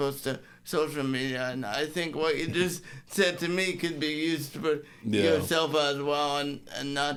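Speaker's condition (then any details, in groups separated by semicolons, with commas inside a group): Cerebral palsy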